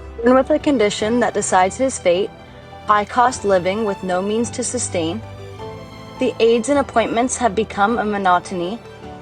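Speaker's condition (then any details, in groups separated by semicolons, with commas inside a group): No condition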